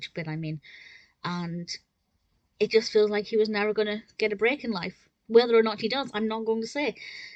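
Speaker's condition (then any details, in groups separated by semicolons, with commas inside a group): No condition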